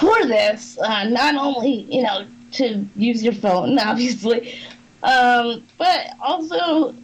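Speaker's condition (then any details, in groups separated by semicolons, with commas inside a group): Cerebral palsy; from birth, oxygen loss at birth, brain damage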